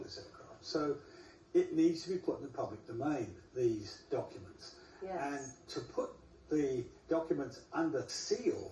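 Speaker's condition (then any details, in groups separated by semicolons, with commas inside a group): No condition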